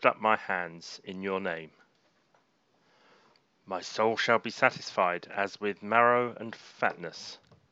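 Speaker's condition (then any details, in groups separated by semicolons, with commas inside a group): No condition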